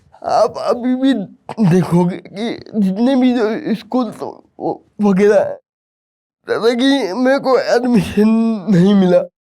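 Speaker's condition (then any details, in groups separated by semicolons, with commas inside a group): Cerebral palsy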